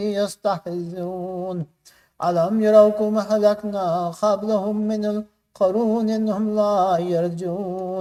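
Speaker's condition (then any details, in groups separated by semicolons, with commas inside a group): No condition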